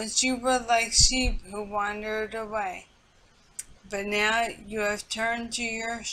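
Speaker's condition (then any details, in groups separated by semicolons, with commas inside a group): Multiple sclerosis; speech affected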